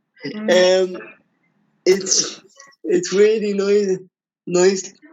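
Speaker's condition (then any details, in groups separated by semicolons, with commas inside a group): Cerebral palsy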